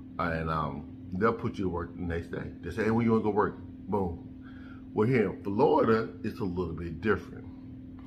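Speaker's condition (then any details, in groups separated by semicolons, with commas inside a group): No condition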